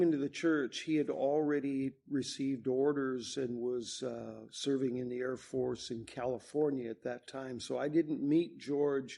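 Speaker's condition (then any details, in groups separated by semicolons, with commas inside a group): No condition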